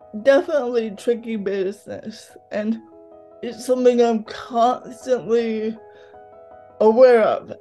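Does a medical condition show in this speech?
Yes: cerebral palsy, mild; mouth affected.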